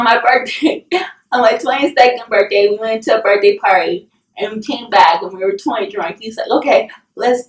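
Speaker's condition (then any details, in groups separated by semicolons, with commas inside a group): Cerebral palsy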